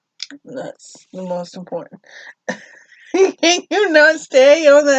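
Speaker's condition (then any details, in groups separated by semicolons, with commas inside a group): Cerebral palsy; uses a cane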